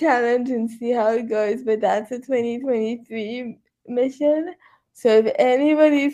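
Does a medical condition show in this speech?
Yes: cerebral palsy, quadriplegic.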